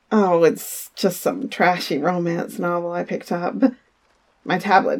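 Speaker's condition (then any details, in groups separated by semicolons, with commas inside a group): No condition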